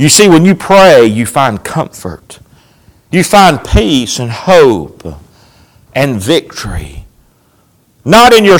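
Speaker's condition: No condition

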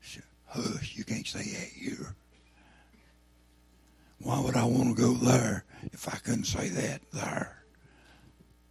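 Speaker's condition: Throat cancer, lost vocal cord

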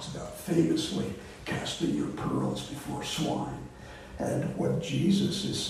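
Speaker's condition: Voice disorder; not contagious

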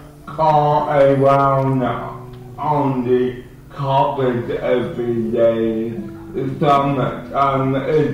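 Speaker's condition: Cerebral palsy

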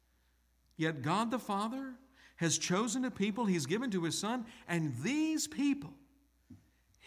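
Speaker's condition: No condition

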